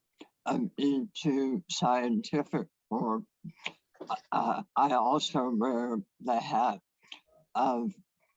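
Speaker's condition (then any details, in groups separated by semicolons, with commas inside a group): Head and neck cancer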